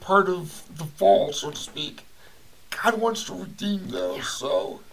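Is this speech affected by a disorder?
Yes: cerebral palsy; cerebral palsy from birth, brain damage affecting balance and coordination, limbs affected, power wheelchair user; voice audibly affected.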